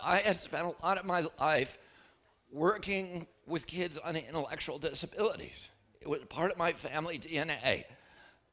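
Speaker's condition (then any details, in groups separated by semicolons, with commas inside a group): Spasmodic dystonia; voice trembles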